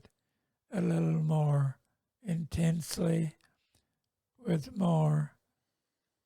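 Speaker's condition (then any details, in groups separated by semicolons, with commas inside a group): Multiple sclerosis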